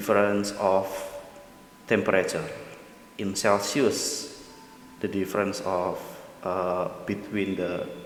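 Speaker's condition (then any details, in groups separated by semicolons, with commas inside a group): No condition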